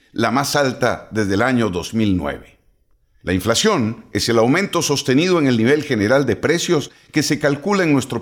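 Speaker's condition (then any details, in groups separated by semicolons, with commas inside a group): No condition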